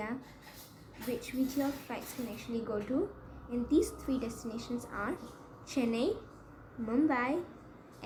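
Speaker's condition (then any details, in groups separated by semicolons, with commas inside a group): No condition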